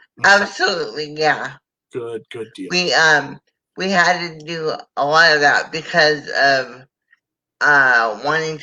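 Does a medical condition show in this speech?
Yes: cerebral palsy.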